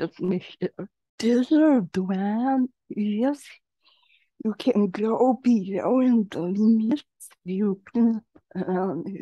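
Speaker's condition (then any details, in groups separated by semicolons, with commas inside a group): Generalized dystonia; generalized, leg weakness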